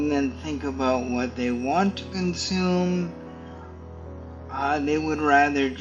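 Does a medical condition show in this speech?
Yes: cerebral palsy; stiff muscles.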